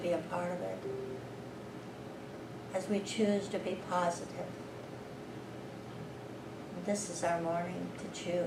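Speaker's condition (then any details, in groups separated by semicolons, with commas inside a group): No condition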